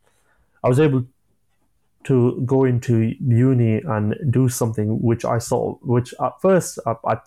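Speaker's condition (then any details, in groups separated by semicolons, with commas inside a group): Stammering; stammer since childhood, early NHS speech and language therapy in group with others who stammer, told could never speak fluently; not a fluent speaker, openly admits stammer; prolonged sounds, blocks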